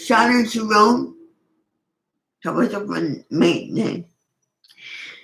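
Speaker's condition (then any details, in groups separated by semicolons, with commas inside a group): Cerebral palsy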